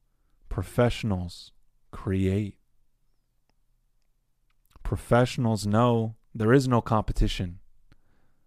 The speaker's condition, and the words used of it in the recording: No condition.